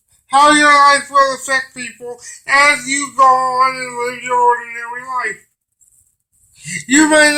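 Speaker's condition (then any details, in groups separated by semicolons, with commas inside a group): Cerebral palsy; brain damage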